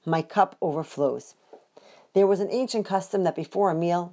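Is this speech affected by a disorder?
No.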